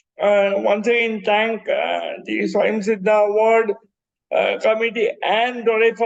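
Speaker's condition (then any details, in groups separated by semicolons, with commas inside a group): Cerebral palsy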